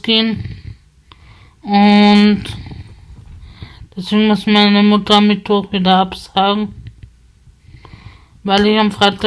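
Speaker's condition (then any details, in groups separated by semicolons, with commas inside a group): Spasticity from birth; multiple sclerosis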